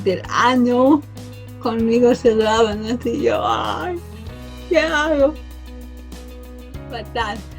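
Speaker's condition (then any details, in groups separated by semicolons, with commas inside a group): Cerebral palsy from birth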